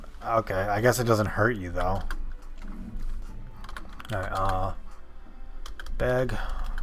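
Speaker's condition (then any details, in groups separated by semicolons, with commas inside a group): No condition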